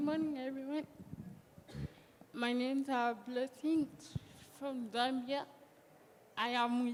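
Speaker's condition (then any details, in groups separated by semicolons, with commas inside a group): Cerebral palsy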